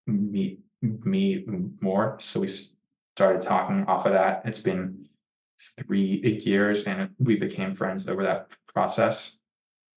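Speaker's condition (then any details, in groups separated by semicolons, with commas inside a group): Stutter; onset in early childhood, worsened markedly at puberty, family history: uncle, cousin, grandfather, two younger brothers; mostly blocks, more severe than brother's, no stuttering when talking only to himself or reflexively; repeated sounds, repeated words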